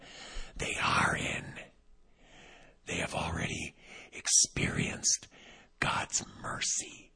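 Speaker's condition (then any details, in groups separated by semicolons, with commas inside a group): Vocal cord paralysis, unilateral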